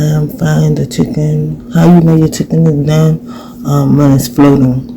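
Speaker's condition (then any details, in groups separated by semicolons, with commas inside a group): Cerebral palsy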